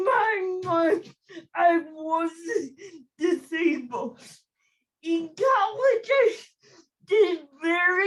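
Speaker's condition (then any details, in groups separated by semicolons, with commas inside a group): Cerebral palsy; oxygen deprivation at birth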